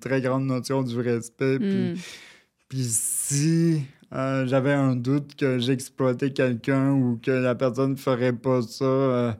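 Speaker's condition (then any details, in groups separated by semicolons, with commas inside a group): Cerebral palsy, near quadriplegia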